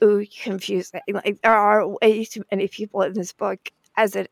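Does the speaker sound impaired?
Yes: spasmodic dysphonia; diagnosed after praying for normal voice, repeated Botox injections silenced voice.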